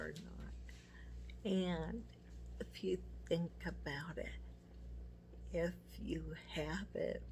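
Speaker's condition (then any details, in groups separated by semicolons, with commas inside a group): MS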